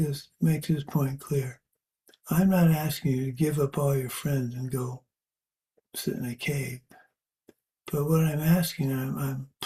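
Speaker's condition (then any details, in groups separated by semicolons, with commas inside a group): Parkinson's; age 73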